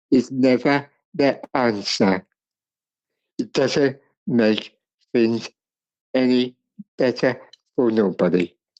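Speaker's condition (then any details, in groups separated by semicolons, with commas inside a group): Cerebral palsy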